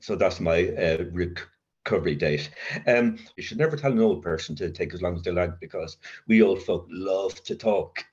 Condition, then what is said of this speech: Stuttering. So um, today it still happens. I still get the uh, blocks, um,